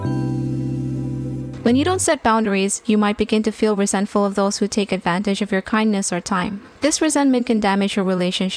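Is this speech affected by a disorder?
No.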